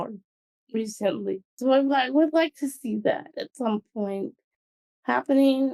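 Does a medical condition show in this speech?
Yes: cerebral palsy.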